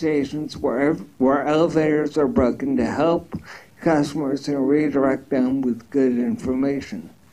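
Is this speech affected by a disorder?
Yes: ataxia; neuromuscular disease.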